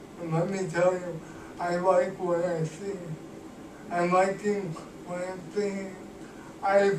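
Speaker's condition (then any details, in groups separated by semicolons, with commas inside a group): Cerebral palsy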